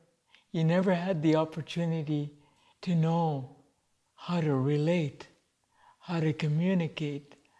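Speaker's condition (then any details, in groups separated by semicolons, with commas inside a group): Cerebral palsy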